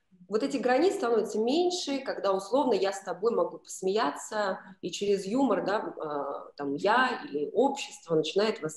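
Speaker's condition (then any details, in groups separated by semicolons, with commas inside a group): No condition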